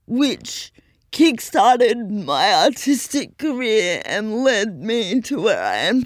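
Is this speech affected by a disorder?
Yes: cerebral palsy; full-time wheelchair user.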